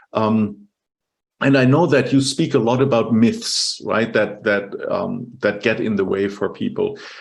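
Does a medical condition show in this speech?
No.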